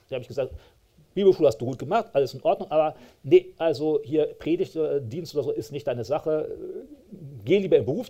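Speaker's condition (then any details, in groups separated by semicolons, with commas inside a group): No condition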